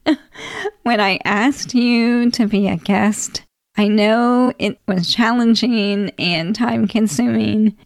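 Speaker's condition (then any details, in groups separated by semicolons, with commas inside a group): ALS; als onset in hand at 38, thumb-forefinger muscle loss, very little hand strength, very slow progression; body changing with disease, described as dying; still able to swallow and eat without choking, feeding tube not yet used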